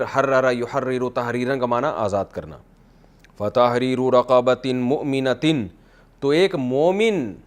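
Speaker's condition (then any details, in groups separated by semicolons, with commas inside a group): No condition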